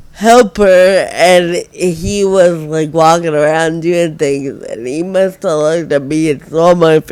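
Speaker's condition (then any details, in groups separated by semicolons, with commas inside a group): Friedreich ataxia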